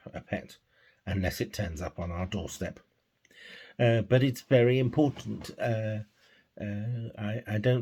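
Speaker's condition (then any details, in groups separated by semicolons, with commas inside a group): No condition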